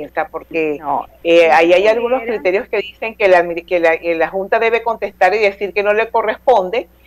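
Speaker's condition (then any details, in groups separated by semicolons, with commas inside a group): No condition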